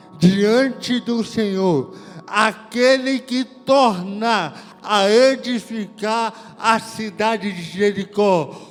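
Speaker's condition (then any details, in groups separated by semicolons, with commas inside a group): Cerebral palsy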